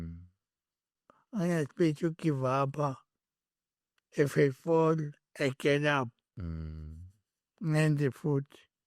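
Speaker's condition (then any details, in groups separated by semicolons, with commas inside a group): Cerebral palsy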